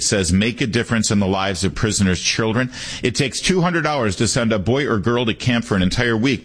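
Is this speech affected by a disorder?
No.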